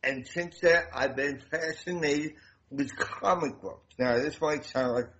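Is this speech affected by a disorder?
Yes: damaged voice box; voice box damaged by medic during hospital transport after fire rescue, at least 25 years ago; voice sounds noticeably different, self-conscious about voice, limits meeting people.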